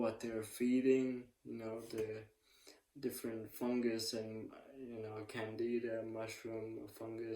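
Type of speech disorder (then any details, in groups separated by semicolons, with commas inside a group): Slurred speech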